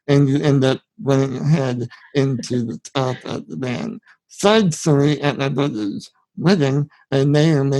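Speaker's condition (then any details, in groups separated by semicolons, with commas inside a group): Spinal muscular atrophy; genetic, from birth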